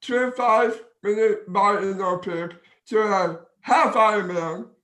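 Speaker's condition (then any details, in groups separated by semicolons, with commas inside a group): Down syndrome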